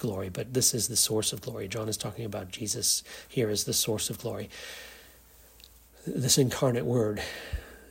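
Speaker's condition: No condition

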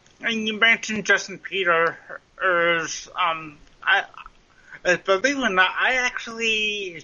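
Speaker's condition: Cerebral palsy; mild form, lifelong since childhood

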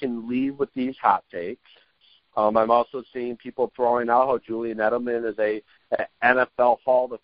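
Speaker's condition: No condition

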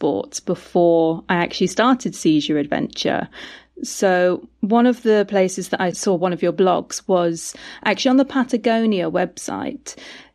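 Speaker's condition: No condition

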